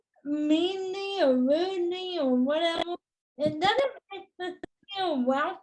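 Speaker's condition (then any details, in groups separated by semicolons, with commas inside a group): Cerebral palsy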